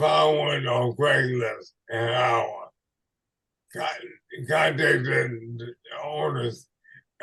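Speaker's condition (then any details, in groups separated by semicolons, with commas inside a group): ALS/MND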